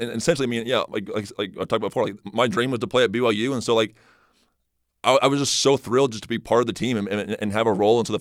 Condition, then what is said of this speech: Stuttering. I've been to, you know, to speech therapists, and they've kind of helped me a little bit.